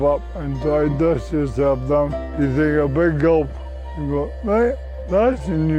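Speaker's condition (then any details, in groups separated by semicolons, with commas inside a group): Motor neuron disease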